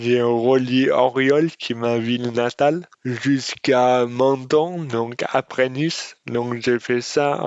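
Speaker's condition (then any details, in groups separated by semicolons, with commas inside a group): Dystonia; from birth, oxygen loss at delivery, affects left forearm; speech disorder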